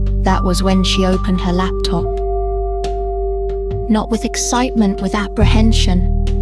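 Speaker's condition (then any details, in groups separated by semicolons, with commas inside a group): No condition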